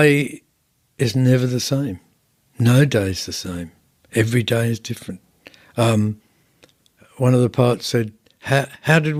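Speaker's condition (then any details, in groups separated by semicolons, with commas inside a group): No condition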